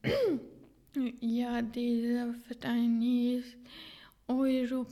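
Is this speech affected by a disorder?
Yes: ataxia, severe; hereditary ataxia, nerve disease, 100% disability status assessed last year; limited speech ability, communication impaired.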